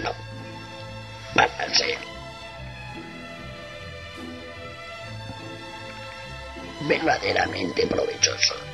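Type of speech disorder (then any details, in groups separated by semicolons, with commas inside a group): Oesophageal speech; laryngectomy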